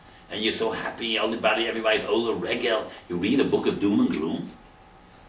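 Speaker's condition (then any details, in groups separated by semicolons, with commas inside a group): No condition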